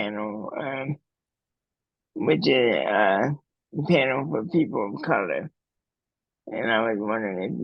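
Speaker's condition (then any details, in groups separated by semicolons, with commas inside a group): Cerebral palsy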